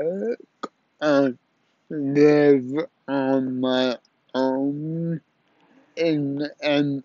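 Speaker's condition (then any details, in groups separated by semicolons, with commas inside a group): Cerebral palsy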